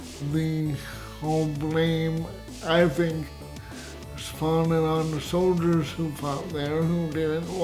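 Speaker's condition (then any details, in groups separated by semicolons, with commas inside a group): Cerebral palsy, severe; spastic type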